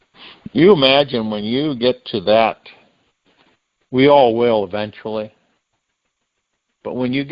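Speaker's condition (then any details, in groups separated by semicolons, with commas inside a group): No condition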